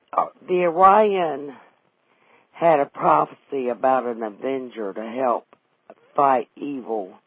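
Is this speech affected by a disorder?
Yes: vocal cord paralysis after stroke, unilateral vocal fold paralysis; familial stroke at age 35, one vocal cord paralyzed, wheelchair user, left hand slightly impaired; can no longer sing since vocal cord paralysis.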